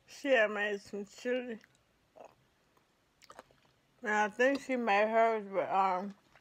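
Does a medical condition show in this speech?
Yes: ALS.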